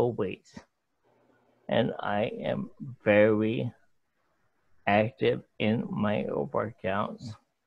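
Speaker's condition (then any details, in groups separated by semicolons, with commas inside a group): ALS; hard time speaking, speech obviously affected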